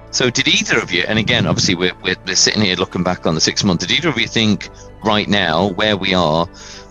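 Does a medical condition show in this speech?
No.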